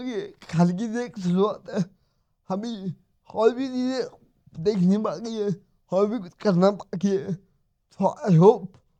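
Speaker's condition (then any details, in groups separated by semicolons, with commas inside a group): Cerebral palsy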